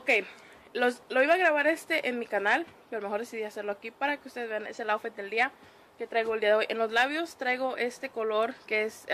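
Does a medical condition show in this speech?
No.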